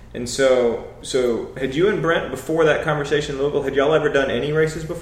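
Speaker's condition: No condition

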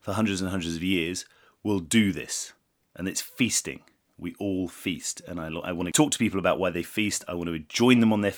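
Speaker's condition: No condition

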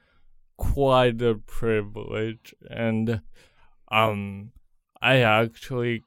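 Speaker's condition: Cerebral palsy; congenital

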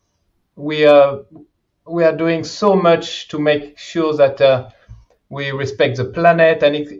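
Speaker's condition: No condition

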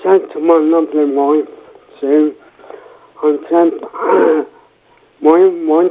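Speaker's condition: Cerebral palsy, mild

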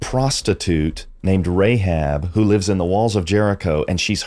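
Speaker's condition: No condition

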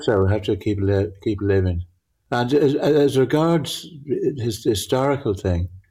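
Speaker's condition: Parkinson's; difficulty judging near and far

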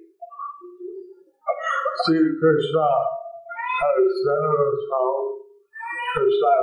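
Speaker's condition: Stroke with facial paralysis; half the face paralyzed; about 15 years since stroke; speech hard for some listeners to understand, another person repeats speech for listeners

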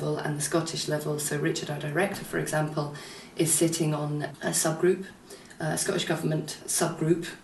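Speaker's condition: No condition

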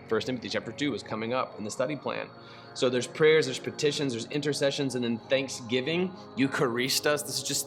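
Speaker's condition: No condition

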